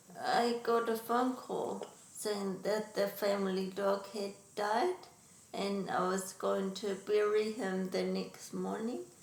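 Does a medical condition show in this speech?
Yes: traumatic brain injury; car crash; relearned talking, speech and language therapy.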